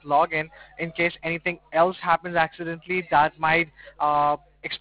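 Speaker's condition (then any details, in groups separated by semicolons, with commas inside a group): No condition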